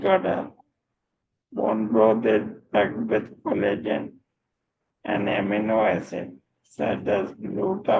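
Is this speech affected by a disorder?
Yes: motor neurone disease; voice strong and loud.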